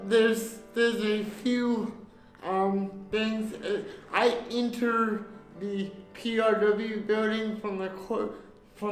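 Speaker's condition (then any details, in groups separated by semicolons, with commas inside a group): Cerebral palsy; legs more than hands, wheelchair, surgery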